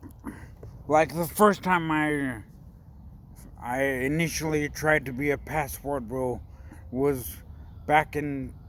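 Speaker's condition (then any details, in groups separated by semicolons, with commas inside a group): Brain injury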